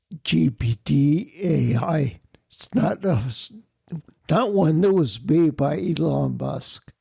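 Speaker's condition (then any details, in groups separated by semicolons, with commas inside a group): Spinocerebellar ataxia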